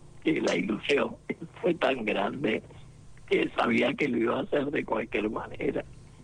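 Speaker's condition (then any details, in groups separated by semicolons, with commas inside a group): Laryngectomy, esophageal speech; sounds fairly clear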